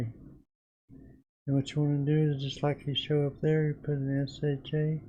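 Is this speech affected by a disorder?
Yes: Parkinson's disease.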